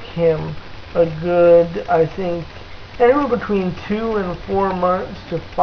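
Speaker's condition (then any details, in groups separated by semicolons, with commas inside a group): Cerebral palsy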